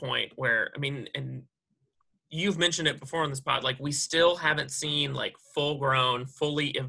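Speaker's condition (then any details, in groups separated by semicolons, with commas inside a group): No condition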